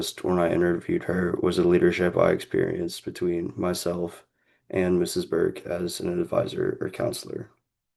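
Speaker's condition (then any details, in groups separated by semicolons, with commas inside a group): No condition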